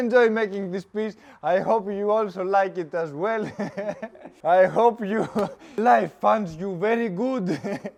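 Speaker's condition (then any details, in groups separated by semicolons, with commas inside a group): No condition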